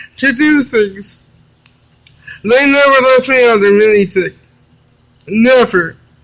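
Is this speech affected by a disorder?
Yes: cerebral palsy; limited use of the hands.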